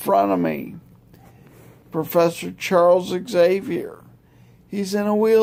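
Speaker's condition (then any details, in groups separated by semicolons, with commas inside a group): Multiple sclerosis; likely primary progressive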